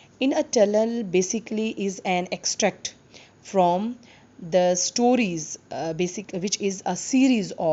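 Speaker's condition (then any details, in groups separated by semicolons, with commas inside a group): No condition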